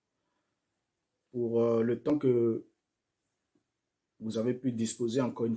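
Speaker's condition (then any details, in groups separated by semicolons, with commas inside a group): No condition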